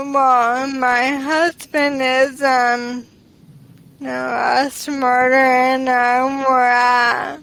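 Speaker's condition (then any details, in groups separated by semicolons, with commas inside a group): ALS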